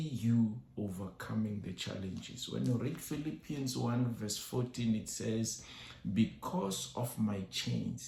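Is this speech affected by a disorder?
No.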